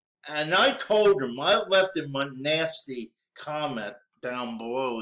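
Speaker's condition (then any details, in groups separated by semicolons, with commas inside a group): Cerebral palsy; hard to speak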